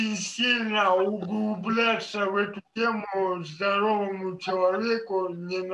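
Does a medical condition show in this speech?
Yes: cerebral palsy; speech therapy in kindergarten, daily diction practice.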